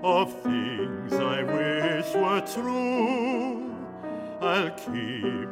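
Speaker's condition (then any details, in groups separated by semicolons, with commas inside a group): No condition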